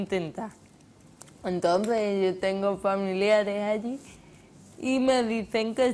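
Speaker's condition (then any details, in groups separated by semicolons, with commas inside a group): Cerebral palsy from birth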